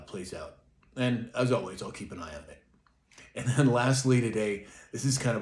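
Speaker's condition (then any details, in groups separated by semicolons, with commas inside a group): No condition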